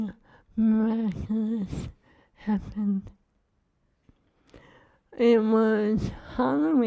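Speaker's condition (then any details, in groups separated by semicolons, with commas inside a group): ALS; cannot eat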